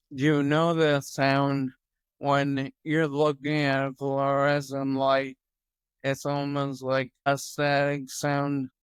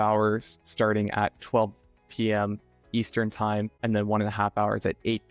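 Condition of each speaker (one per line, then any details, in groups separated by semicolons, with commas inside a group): Toxic leukoencephalopathy, locked-in syndrome; stage 4 toxic leukoencephalopathy, heroin smoking, white matter damage, locked-in; recovered, onset at 28; voice deeper, lifeless, faded to whisper then none, now changed
No condition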